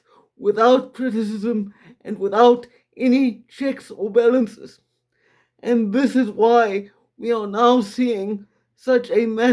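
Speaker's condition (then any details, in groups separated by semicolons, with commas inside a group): Quadriplegic cerebral palsy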